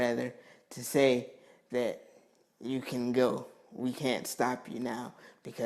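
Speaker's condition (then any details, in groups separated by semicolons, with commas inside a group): Cerebral palsy; affects mobility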